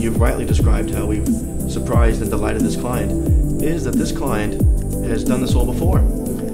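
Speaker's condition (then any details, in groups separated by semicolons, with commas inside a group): No condition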